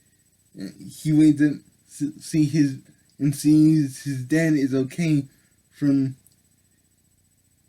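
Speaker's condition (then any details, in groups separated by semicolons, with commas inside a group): Cerebral palsy; affects all muscles; able to speak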